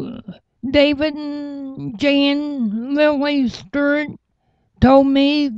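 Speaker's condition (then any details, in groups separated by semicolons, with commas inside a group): Cerebral palsy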